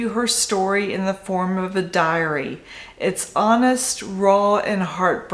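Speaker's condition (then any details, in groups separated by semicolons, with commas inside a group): No condition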